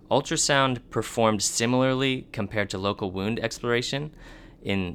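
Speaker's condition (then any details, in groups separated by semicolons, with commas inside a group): No condition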